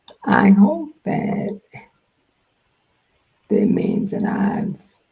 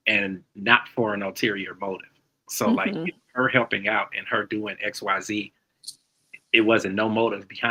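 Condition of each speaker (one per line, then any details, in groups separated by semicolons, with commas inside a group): Multiple sclerosis
No condition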